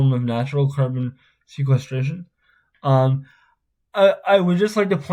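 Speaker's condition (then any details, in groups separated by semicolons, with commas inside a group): Spastic cerebral palsy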